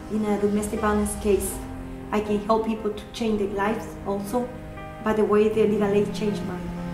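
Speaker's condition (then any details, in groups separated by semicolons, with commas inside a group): No condition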